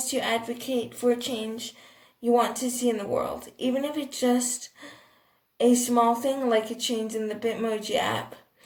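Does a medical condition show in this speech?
Yes: cerebral palsy, athetoid.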